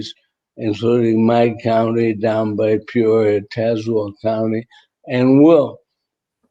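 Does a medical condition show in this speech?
Yes: ALS; voice tires, needs rest.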